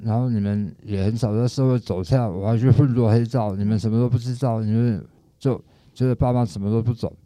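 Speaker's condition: Tongue cancer; now speaks clearly

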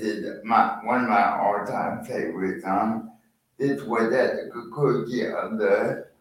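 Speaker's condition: Spastic quadriplegic cerebral palsy; had speech pathologist early on

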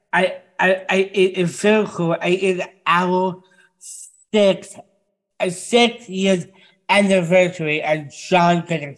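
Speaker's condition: Down syndrome; from birth, incomplete intestine, intestinal bypass surgery on day three, heart defect with two holes, congestive heart failure, open heart surgery in infancy; short phrases, some ungrammatical sentences, does public speaking, speaking engagements and podcasts

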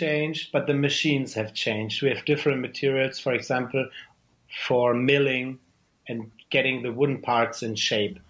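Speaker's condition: No condition

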